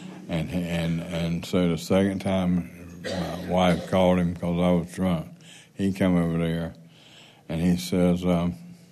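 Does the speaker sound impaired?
Yes: Parkinson's; unsteady standing with risk of falling.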